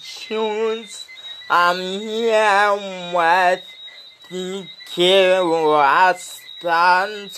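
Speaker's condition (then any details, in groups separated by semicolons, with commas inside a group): Speech impediment; no speech therapy yet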